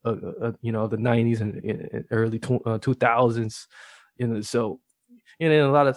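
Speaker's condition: Stutter, severe; stutter since childhood, improved with practice; self-described real bad stutter, embraces it; host did not notice it until mentioned; repeated sounds

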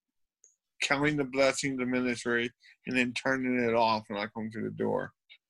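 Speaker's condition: Cerebral palsy; cerebral palsy since birth

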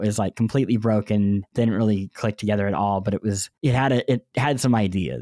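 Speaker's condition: Cleft lip and palate; bandaged

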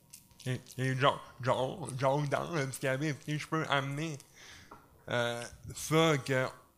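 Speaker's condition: Cerebral palsy with stuttering; movement affected; scripted stuttering jokes, once rejected at audition for stuttering too much, later unnoticed

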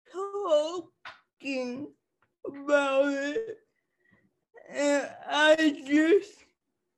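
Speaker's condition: Cerebral palsy; cerebral palsy since childhood

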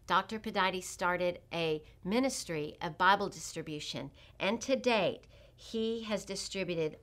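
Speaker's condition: No condition

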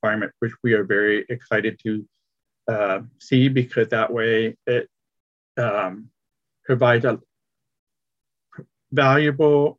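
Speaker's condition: Severe hearing loss; congenital severe hearing loss, unable to speak first few years of life, extensive speech therapy

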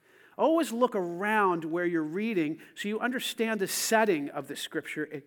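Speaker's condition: No condition

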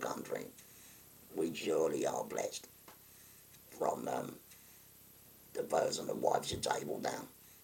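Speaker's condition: Total laryngectomy; on opioids

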